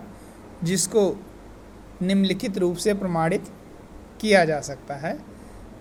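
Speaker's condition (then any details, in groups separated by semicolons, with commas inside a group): No condition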